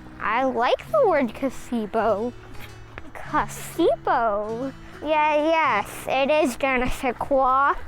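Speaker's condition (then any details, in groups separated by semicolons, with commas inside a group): No condition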